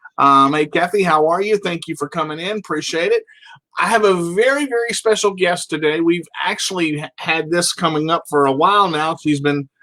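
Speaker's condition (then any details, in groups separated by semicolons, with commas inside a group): No condition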